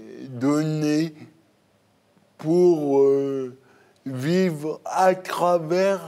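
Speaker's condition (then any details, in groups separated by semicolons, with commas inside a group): Cerebral palsy; birth injury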